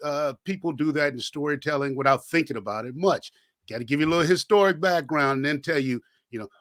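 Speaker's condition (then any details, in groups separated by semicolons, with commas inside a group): No condition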